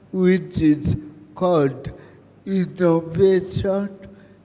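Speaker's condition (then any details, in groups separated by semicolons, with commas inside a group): Cerebral palsy; present from birth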